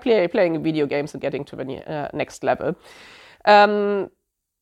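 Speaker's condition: No condition

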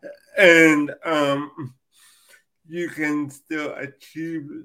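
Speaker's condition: Cerebral palsy; from birth

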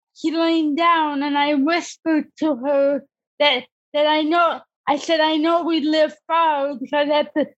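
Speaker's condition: Cerebral palsy; disability since childhood

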